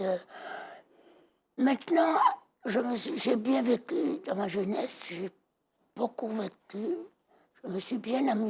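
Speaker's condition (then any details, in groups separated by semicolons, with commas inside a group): Total laryngectomy; voice audibly altered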